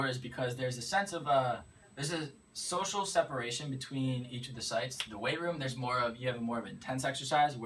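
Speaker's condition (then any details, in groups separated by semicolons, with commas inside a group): No condition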